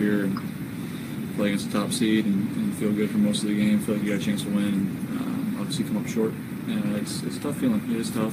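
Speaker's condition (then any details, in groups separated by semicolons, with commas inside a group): No condition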